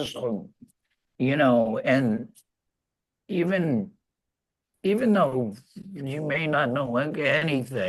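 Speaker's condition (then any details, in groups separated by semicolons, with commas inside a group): Laryngectomy; laryngectomy after throat cancer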